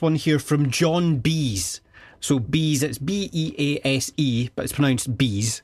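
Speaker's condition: No condition

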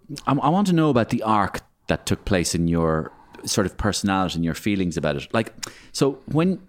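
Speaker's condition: No condition

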